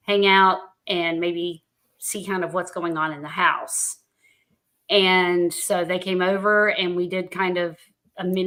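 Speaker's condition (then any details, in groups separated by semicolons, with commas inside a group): No condition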